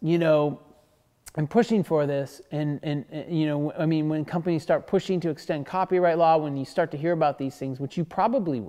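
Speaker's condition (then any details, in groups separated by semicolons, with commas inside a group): No condition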